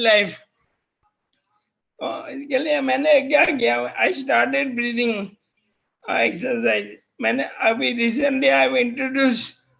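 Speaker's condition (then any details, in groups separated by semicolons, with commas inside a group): Motor neurone disease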